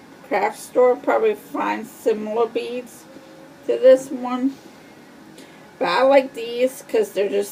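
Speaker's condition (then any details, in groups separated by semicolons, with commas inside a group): Cerebral palsy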